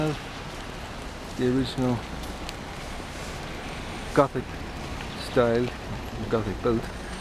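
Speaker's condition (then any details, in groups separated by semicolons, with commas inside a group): No condition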